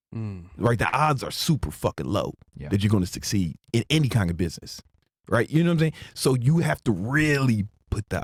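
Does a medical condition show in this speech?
No.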